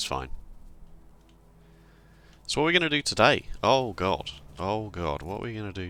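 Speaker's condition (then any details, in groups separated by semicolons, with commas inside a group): No condition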